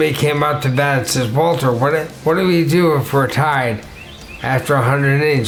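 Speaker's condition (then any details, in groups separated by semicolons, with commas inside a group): ALS; 7 years after onset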